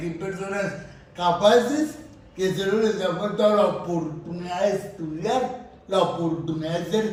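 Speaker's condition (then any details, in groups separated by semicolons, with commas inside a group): Cerebral palsy; difficulty speaking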